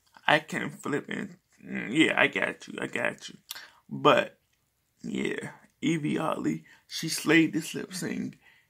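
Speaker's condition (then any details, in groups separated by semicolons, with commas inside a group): Cerebral palsy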